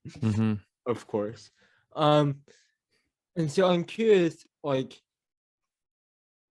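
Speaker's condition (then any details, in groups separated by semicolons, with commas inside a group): Cerebral palsy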